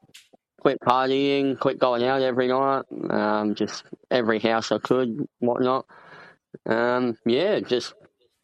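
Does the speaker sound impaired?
Yes: cleft palate; congenital.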